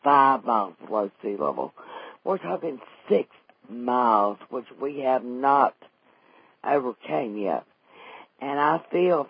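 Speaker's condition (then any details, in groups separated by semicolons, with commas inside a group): Vocal cord paralysis after stroke; wheelchair user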